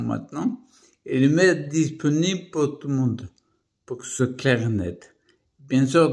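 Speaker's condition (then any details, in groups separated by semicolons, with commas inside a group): Primary progressive multiple sclerosis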